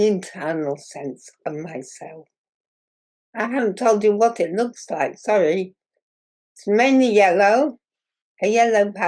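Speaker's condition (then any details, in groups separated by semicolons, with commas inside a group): Muscular dystrophy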